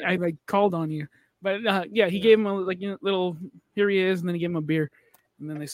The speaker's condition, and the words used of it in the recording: None; typical speech.